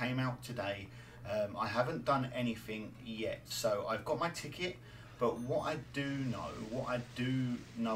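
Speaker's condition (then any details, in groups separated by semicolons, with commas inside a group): No condition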